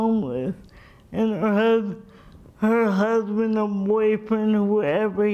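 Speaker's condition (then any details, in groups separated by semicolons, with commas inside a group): Cerebral palsy; breathing problems from sleep apnea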